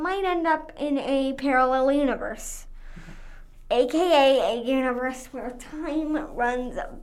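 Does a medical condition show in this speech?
Yes: cerebral palsy; Botox then SDR by Dr. Parks for spasms, physio intensive with Beck at 4, poor fine motor; legs affected, cannot walk without support, mainly uses walker, wheelchair use reduced.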